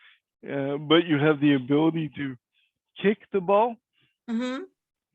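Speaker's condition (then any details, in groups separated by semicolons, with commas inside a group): Cerebral palsy; voice is different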